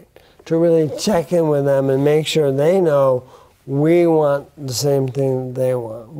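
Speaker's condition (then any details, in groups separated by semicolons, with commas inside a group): Bulbar onset ALS; affects speech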